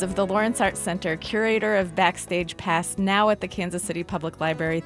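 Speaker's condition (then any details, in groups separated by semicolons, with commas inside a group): No condition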